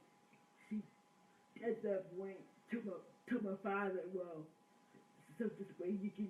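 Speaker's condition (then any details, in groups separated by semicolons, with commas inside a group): Cerebral palsy; speech impediment sometimes noticeable, improved with speech therapy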